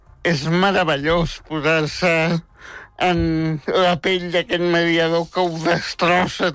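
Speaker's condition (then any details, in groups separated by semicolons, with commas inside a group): Spastic tetraplegic cerebral palsy; very talkative since age 3, worked hard to make people understand speech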